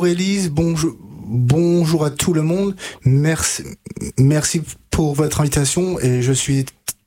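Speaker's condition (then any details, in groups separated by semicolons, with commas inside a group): Stuttering; onset at age 5 to 6, untreated in childhood, severe until about age 20, therapy from 20; about 27 years since onset, years of therapy with Catherine Daubier, Nancy stuttering specialist, fluency techniques; blocks and repetitions now, formerly could not finish a sentence without blocking, froze reading aloud; repeated sounds, repeated words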